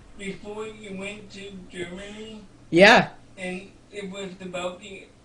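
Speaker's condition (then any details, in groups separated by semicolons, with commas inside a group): Cerebral palsy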